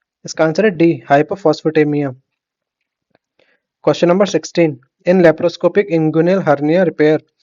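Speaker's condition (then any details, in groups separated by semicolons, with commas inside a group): No condition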